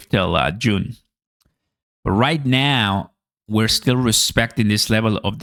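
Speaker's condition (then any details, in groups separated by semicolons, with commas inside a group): No condition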